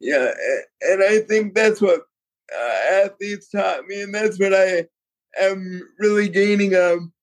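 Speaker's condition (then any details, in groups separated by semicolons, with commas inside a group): Cerebral palsy; born prematurely at 3 pounds 7 ounces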